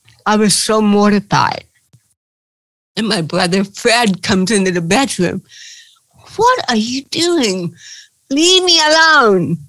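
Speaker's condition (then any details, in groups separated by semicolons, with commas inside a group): Cerebral palsy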